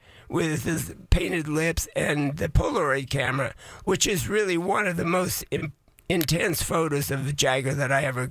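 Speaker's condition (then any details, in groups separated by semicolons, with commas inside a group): Voice changed after vocal cord surgery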